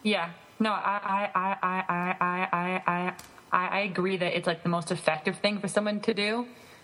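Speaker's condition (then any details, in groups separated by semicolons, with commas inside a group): Stuttering; therapy over past 3 years: fluency shaping, stuttering modification, voluntary stuttering, subway talks with strangers; stutters at times; repeated words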